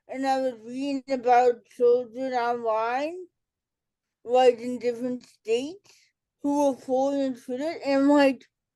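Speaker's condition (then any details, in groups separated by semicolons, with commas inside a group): Cerebral palsy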